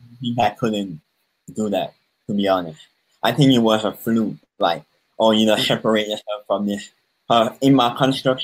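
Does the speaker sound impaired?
Yes: cleft palate; congenital cleft palate, speech impediment since birth; speech impediment noticeable to listeners.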